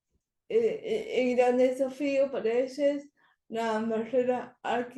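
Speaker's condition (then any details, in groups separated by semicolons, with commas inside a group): Cerebral palsy; speech not very good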